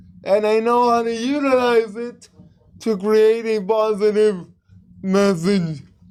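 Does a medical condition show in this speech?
Yes: cerebral palsy.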